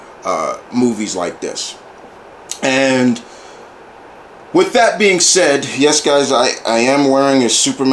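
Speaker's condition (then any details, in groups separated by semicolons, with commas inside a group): No condition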